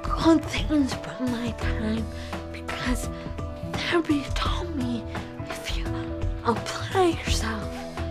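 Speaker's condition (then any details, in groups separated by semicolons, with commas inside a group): Traumatic brain injury; caused by traffic crash; in rehabilitation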